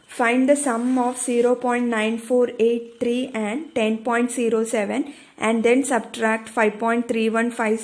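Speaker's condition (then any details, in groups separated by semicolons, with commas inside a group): No condition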